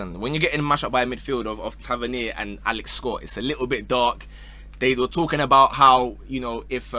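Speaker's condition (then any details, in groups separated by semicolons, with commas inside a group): No condition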